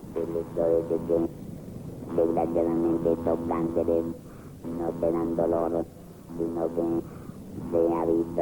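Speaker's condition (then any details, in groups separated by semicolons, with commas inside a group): Laryngectomy; after laryngeal cancer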